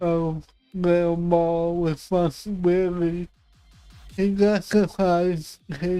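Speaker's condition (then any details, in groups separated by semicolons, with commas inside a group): Cerebral palsy; affects voice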